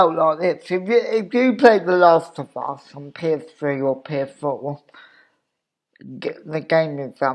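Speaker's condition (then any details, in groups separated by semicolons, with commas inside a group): Cerebral palsy; obvious speech impediment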